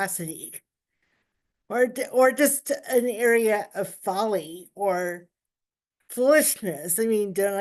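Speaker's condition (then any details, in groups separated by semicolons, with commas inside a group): Cerebral palsy; uses power wheelchair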